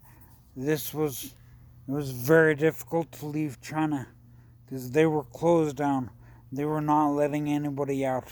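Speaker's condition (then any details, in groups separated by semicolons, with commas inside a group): Traumatic brain injury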